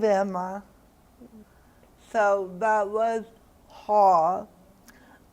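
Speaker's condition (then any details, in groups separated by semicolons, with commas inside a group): Cerebral palsy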